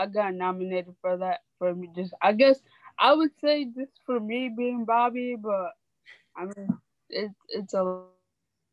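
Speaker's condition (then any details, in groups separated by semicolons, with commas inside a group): Cerebral palsy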